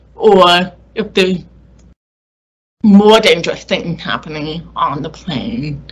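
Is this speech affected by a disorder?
Yes: deaf or hard of hearing; cannot hear boarding announcements at gate.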